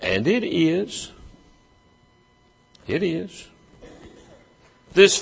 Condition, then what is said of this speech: None; typical speech.